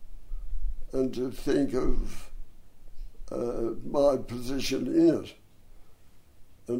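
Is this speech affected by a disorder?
Yes: dystonia and cerebral palsy; adult dystonia pulling neck backwards.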